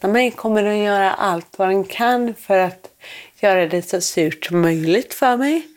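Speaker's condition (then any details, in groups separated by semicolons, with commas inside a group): Cerebral palsy; cerebral palsy from birth asphyxia, umbilical cord around neck, born without heartbeat, resuscitated; somewhat harder to move, some balance difficulty, manages everything but differently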